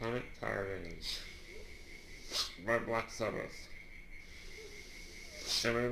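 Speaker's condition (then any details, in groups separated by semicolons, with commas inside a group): Duchenne muscular dystrophy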